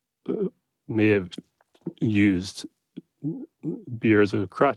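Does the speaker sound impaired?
Yes: stuttering; persisting into adulthood; making peace with it; halting speech, repetitions, long painful blocks on first part of words, trouble breathing during blocks; here blocks.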